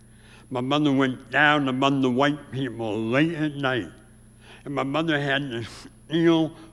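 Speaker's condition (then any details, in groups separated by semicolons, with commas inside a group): Severe speech impediment; about age 84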